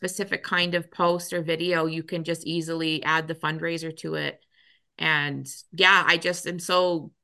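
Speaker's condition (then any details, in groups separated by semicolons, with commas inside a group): No condition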